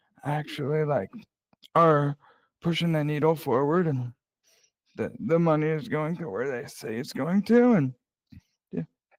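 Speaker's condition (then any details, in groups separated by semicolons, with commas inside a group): Cerebral palsy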